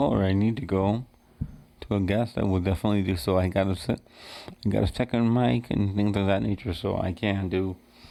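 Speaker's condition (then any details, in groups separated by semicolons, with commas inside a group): Cerebral palsy; wheelchair user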